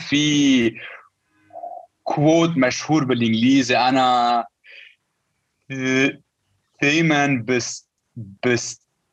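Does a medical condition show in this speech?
Yes: stuttering; lifelong stutter; still stutters; debilitating stutter, avoided speaking almost entirely for over 25 years; here blocks.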